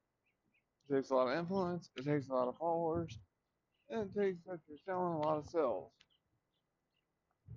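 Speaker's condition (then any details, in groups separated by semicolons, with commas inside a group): Traumatic brain injury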